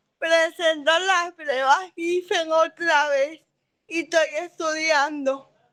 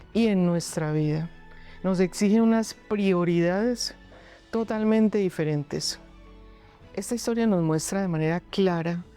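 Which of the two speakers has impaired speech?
The first: cerebral palsy; from birth, birth complications, legs and arms affected; age 26.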